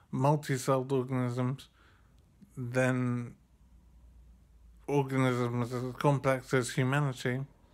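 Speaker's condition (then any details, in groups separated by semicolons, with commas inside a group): Brain injury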